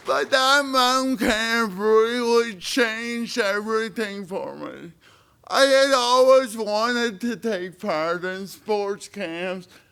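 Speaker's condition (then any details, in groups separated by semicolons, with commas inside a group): Spastic cerebral palsy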